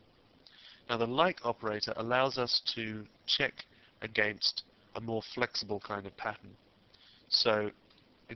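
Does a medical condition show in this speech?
No.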